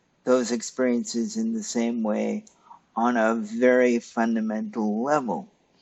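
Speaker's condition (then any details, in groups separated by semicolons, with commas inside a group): Cerebral palsy; stiff muscles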